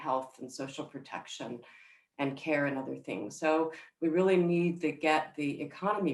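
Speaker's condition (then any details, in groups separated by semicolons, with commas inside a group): No condition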